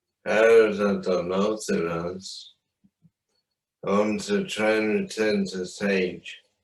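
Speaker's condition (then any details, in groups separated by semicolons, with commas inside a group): Traumatic brain injury; limb injuries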